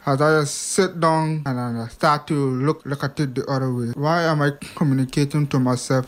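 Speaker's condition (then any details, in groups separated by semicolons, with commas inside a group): Hearing impairment; past speech impediment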